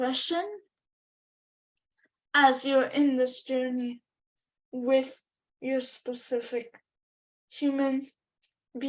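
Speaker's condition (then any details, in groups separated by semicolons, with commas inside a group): Cerebral palsy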